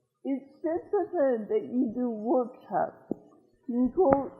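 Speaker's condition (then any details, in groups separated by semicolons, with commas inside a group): Cerebral palsy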